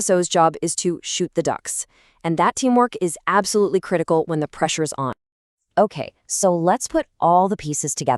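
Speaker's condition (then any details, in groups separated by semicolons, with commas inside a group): No condition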